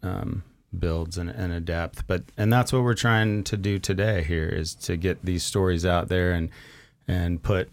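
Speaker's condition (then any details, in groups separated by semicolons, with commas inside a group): No condition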